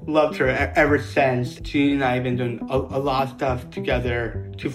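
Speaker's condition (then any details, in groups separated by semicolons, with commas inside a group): Down syndrome; genetic, third copy of chromosome 21, slower learning and work pace, prefers routine, avoids driving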